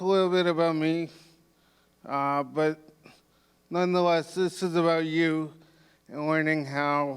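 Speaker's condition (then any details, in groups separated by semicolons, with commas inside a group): Cerebral palsy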